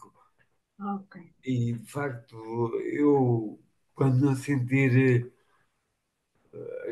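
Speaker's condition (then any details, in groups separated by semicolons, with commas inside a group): Machado-Joseph disease (sca3); ataxia, gradual onset, movement control problems, falls; diagnosed around age 40, onset four years earlier, physiotherapy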